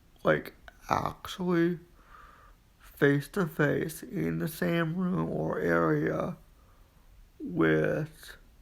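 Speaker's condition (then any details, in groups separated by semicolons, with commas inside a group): Quadriplegic cerebral palsy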